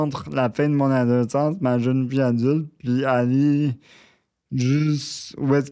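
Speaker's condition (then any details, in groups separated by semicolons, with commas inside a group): Cerebral palsy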